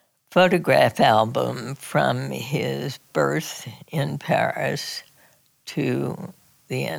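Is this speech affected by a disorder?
Yes: spasmodic dysphonia; made at Johns Hopkins by neurologist and otolaryngologist.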